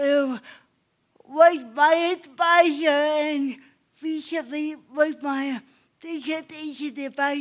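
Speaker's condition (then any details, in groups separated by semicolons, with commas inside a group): Cerebral palsy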